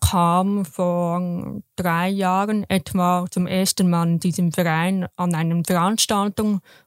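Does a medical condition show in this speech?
Yes: deafness; congenital profound hearing loss to deafness, detected at age one in hospital, later cochlear implant; wears hearing aids or cochlear implants with magnetic coil, can hear music, learning sign language; raised oral, intensive hearing and speech therapy, lip reading, felt therapist's vibrations to learn sounds.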